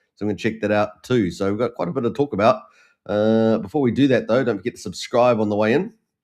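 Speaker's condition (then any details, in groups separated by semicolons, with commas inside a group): No condition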